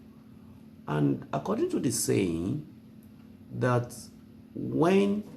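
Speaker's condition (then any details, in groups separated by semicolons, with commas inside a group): No condition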